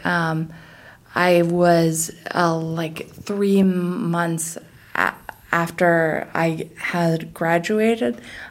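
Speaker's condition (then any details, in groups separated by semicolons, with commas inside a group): Aphasia; acquired after horrible bike accident, relearned thinking, speaking, talking and getting up; 19 years since onset, sings in Aphasia Choir of Vermont led by Karen McPheeters-Leary; struggles with language and word finding, sings solos in aphasia choir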